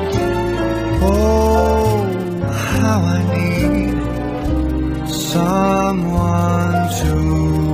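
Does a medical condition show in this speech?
No.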